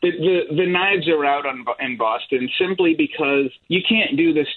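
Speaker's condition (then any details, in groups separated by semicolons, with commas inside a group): No condition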